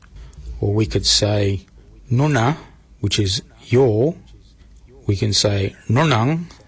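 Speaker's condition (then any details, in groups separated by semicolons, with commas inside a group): No condition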